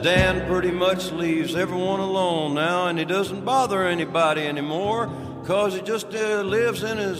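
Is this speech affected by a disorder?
No.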